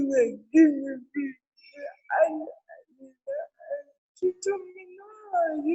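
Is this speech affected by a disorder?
Yes: cerebral palsy.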